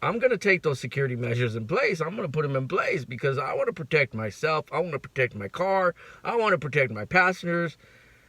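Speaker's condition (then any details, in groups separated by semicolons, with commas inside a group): No condition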